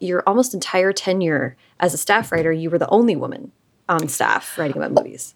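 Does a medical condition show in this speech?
No.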